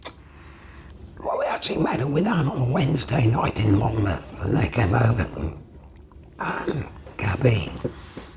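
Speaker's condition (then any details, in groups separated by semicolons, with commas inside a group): Laryngectomy; permanent tracheostomy, throat scar tissue; seven years since operation; breathes through tracheostomy, cold air hinders breathing, frequent throat clearing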